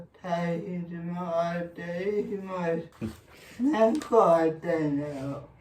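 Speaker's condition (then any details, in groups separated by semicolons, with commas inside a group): Cerebral palsy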